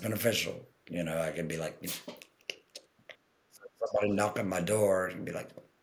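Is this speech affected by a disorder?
Yes: total laryngectomy; stage 4 cancer, partial thyroidectomy, primary TEP placement, chemo and radiation afterward; about 10 months post-laryngectomy, speaking with TEP about 5 months; TEP voice, earlier monotone from left vocal cord paralysis, no speech first 6 months, electrolarynx failed, swelling.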